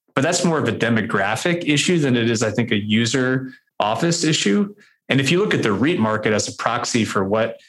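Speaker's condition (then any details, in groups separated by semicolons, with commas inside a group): No condition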